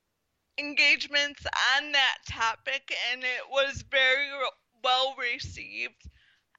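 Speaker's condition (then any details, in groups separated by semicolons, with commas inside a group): Spastic quadriplegic cerebral palsy; diagnosed at one year, believed caused by stroke shortly after birth, power wheelchair, walks with walker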